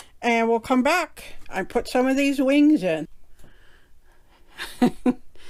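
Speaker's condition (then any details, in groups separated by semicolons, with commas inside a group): No condition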